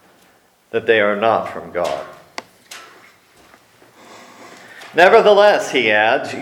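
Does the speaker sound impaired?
No.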